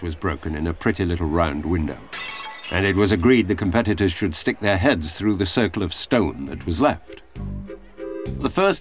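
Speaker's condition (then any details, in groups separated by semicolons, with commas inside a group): No condition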